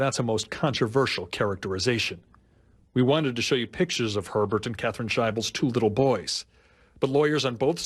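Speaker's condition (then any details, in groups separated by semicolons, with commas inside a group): No condition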